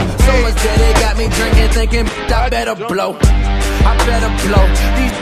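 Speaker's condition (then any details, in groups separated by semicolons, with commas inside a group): No condition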